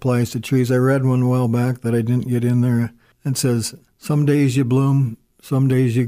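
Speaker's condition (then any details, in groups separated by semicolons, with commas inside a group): Parkinson's disease; stutters and stammers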